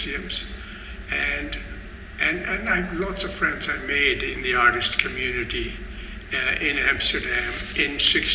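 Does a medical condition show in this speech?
No.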